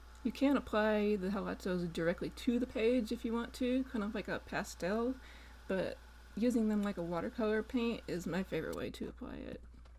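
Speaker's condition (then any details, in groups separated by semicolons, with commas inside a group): No condition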